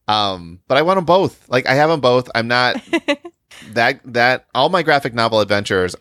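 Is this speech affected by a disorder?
No.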